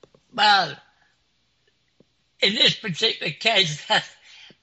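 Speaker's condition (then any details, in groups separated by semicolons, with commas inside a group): Clinically deaf; clinically deaf since school age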